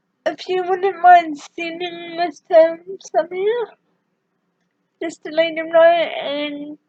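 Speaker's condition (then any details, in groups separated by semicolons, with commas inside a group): Cerebral palsy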